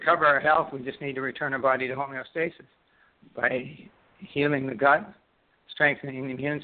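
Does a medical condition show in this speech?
Yes: Parkinson's disease; most symptoms persist, shuffling walk, freezing about 2 years, no medication, healing mantra, daily walks.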